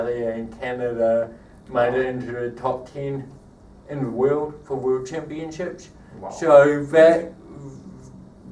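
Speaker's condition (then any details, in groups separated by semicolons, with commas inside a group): Cerebral palsy; talking a major challenge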